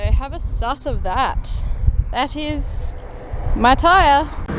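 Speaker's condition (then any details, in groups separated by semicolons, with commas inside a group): No condition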